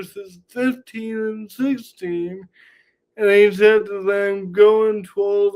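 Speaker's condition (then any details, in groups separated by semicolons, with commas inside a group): Cerebral palsy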